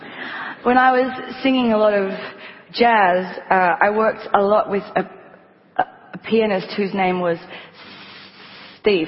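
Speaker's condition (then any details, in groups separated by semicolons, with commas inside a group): Stutter; lifelong stutter since childhood, proper nouns and names hardest, singing used as method when younger; age 28, ongoing stutter, lifelong dread of public speaking, performer; hesitates before names, swaps words at last minute via loophole method, sometimes thought drunk; prolonged sounds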